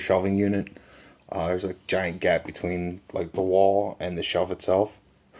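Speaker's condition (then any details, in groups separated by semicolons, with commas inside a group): No condition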